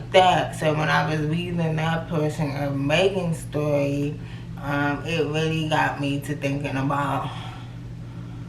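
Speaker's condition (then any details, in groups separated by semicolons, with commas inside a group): Cerebral palsy; from birth, left leg affected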